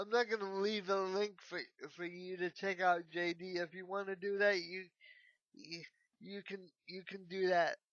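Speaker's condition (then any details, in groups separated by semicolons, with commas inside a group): Cerebral palsy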